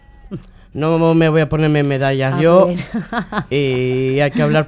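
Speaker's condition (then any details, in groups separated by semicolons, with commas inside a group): Down syndrome; genetic condition, extra chromosome in pair 21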